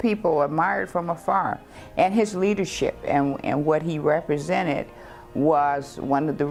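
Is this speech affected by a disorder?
No.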